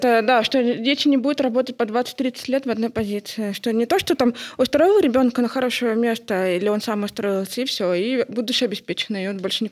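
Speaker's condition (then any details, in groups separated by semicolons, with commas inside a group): Hard of hearing; not deaf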